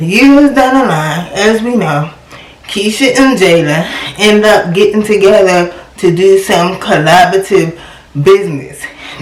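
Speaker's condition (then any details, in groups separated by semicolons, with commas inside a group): Cerebral palsy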